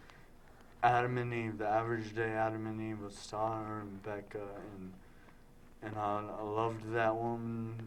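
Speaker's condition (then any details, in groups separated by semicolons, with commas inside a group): Traumatic brain injury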